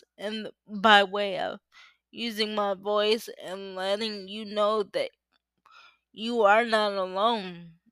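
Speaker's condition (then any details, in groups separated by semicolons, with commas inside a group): Cerebral palsy; uses power wheelchair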